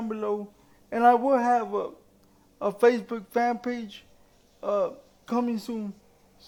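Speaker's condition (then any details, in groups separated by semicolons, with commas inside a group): Cerebral palsy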